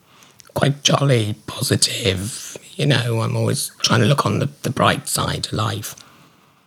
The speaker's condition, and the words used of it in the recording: Laryngectomy. I'm like, I say straight away, you're going to have to give me time to talk because I'm trying to hold a phone and press a button to talk.